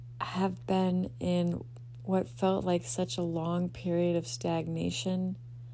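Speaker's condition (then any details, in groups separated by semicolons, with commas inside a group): No condition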